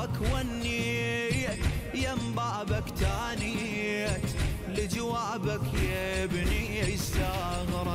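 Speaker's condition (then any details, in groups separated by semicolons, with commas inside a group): No condition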